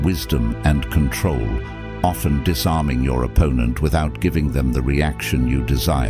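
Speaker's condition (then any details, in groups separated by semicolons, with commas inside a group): No condition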